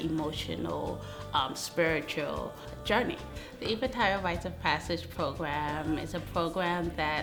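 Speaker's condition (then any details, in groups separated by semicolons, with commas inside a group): No condition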